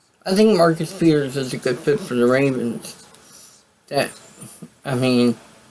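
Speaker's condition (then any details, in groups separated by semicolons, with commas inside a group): Cerebral palsy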